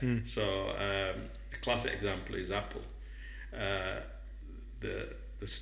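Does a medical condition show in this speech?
No.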